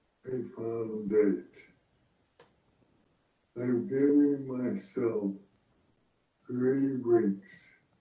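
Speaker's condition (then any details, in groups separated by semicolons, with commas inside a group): ALS; end stage, days from dying, exhausted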